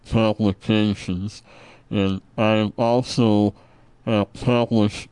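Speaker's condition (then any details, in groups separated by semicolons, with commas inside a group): Treacher Collins syndrome; congenital genetic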